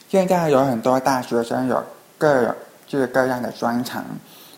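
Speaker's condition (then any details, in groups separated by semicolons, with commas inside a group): Hearing impairment; Skype video calls hard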